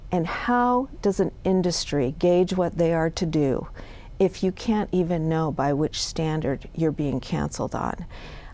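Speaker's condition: No condition

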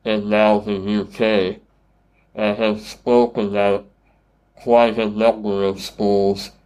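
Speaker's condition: Treacher Collins syndrome; some cannot understand

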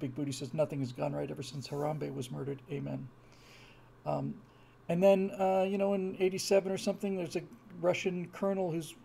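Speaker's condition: No condition

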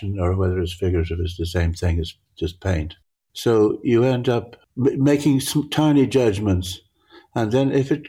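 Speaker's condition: Parkinson's; grouped objects merge together

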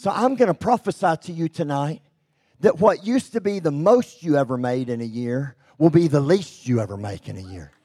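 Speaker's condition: Cleft lip and palate; congenital

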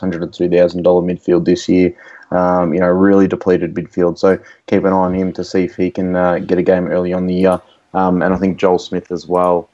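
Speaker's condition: No condition

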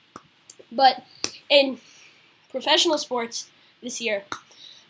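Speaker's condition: No condition

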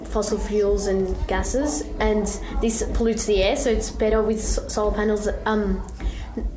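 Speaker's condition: No condition

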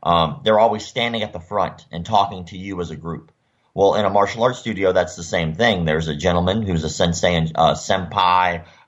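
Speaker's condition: Cleft lip and palate; facial scars from surgeries

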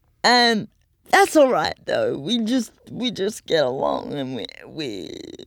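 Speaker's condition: Cerebral palsy; full-time wheelchair user

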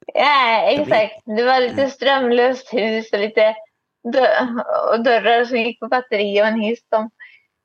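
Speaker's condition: Cerebral palsy, spastic

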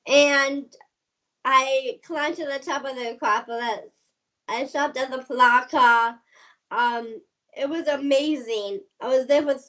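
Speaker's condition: Down syndrome

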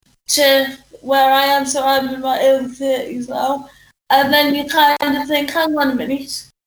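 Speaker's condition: Cerebral palsy; unable to stand, walk or sit independently, limited hand use; relies on power chair, needs help with eating, drinking and all daily tasks, employs own staff team

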